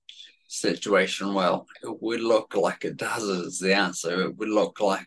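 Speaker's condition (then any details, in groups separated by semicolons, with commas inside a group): Cerebellar atrophy, genetic; speech affected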